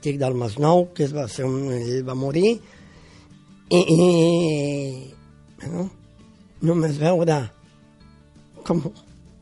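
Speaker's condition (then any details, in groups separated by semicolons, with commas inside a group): Down syndrome; congenital, born with it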